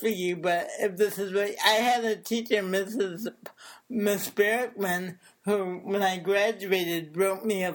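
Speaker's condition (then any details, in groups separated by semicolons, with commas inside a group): Cerebral palsy; improved with speech therapy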